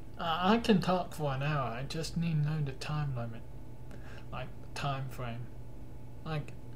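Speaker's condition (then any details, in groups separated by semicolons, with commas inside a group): Cerebral palsy; cannot stand beyond 10 minutes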